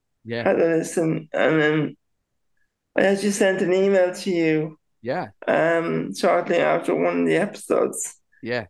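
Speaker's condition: Cerebral palsy; very slightly delayed speech

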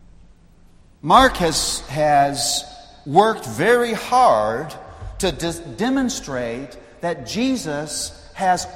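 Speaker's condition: No condition

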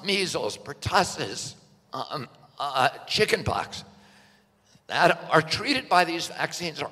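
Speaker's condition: Spasmodic dystonia; host notes vocal cord voice

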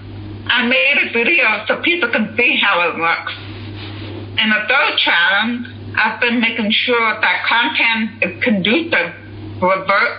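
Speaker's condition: Deafness; uses caption phone; accent, voice search does not recognise voice

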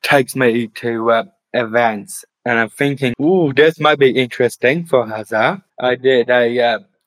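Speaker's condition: Down syndrome; later diagnosed with autism

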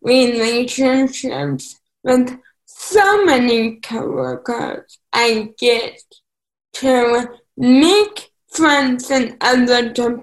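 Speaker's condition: Cerebral palsy; some mental developmental delay

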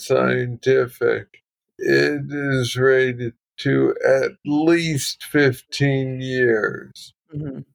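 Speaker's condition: Parkinson's disease, young onset

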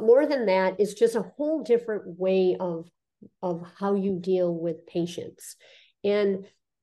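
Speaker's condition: Cleft lip and palate; congenital

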